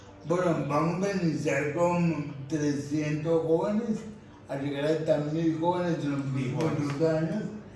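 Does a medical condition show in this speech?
Yes: cerebral palsy; difficulty speaking.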